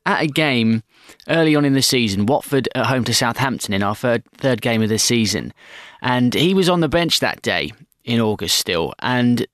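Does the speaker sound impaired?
No.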